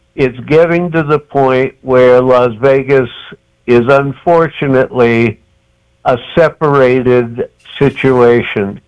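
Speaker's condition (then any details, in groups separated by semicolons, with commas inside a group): Cerebral palsy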